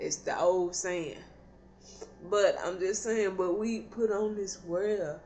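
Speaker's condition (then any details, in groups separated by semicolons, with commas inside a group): Cerebral palsy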